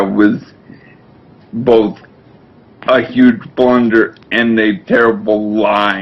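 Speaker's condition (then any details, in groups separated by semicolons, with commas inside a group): Brain injury from oxygen loss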